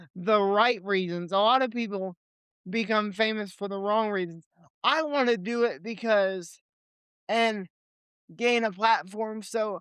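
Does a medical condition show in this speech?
Yes: cerebral palsy; limited mobility, legs.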